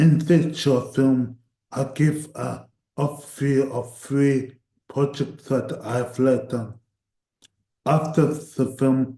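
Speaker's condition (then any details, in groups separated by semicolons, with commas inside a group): Cerebral palsy; voice tires at times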